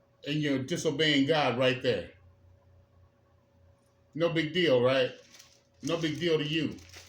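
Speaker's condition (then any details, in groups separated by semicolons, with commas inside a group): No condition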